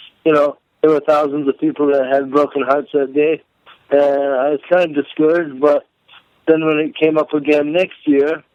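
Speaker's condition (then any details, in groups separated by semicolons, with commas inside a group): Cerebral palsy; may sound drunk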